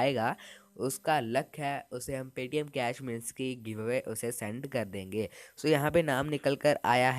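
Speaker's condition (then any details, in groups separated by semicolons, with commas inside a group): No condition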